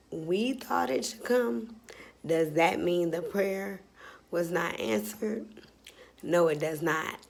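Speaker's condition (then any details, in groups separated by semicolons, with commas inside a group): Cerebral palsy, spastic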